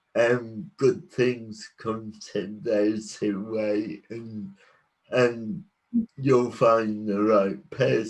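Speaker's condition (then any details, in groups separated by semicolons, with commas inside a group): Cerebral palsy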